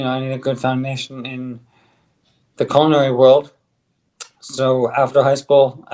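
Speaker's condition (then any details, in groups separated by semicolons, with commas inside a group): ALS; on drug, stronger bite, speaks better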